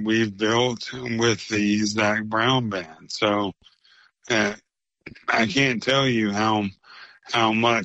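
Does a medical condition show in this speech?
Yes: ALS; ALS (motor neuron disease), diagnosed nearly three years earlier.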